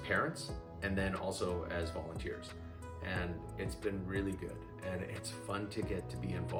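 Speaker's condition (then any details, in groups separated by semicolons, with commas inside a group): No condition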